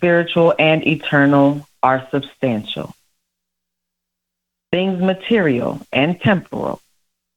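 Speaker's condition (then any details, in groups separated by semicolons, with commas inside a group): No condition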